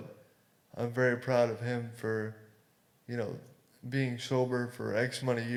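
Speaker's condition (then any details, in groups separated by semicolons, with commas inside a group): Cerebral palsy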